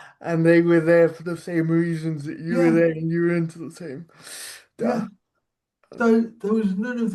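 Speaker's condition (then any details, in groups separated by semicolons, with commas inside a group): Cerebral palsy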